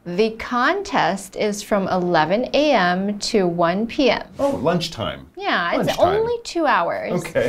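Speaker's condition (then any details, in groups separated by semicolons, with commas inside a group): No condition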